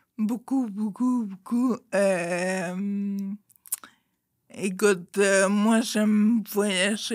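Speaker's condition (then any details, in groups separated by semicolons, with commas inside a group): Friedreich's ataxia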